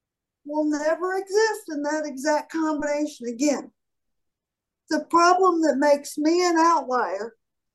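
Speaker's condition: Cerebral palsy; declined physical therapy

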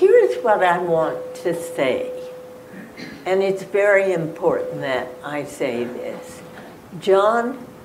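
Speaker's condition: Spasmodic dysphonia; diagnosed 1998 at Johns Hopkins within 1 hour, 4 months unable to talk before, ALS, throat cancer suspected; injections into throat at Adam's apple every 4 months, ongoing; could not talk for 4 months before diagnosis, injections allow continued radio broadcasting

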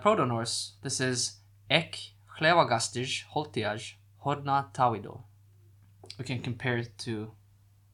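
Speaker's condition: No condition

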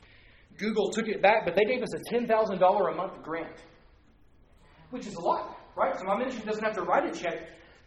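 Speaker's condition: No condition

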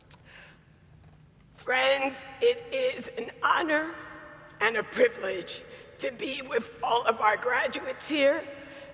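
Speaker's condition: Dysphonia; not painful

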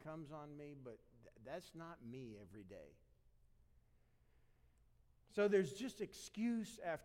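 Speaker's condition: No condition

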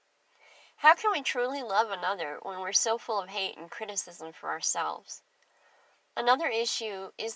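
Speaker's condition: Cleft lip and palate; clear speech

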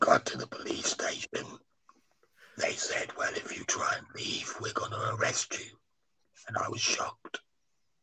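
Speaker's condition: Laryngectomy after cancer; voice box removed after cancer, cancer survivor; speaks and street preaches without voice box

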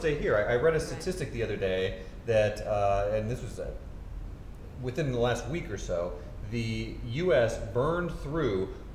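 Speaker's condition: No condition

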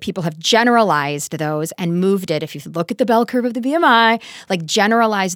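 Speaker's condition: No condition

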